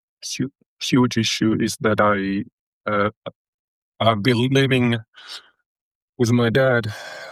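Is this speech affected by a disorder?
Yes: stutter; stutter since toddler startled by big leashed dog, fluent in two languages before, childhood speech therapy; early 40s, about 40 years since onset, not the most severe but constantly on mind; fluctuates quite a lot, jaw moves when struggling to utter words, mistaken for drug use; here repeated sounds.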